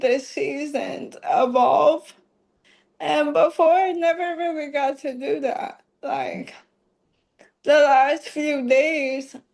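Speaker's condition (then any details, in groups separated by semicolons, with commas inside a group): ALS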